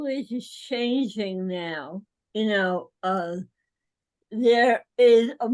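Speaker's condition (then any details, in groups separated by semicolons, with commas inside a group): Cerebral palsy; speech and movement visibly affected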